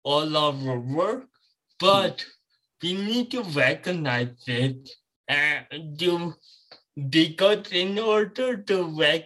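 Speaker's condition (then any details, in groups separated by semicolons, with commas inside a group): Cerebral palsy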